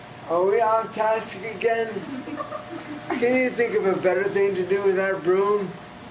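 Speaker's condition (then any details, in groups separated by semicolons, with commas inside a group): Severe brain injury; walked on parallel bars months after injury, occupational and physical therapy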